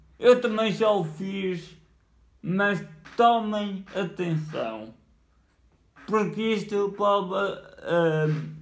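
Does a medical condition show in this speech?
Yes: cerebral palsy.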